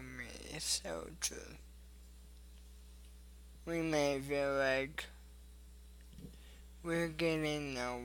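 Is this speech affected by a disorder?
Yes: cerebral palsy.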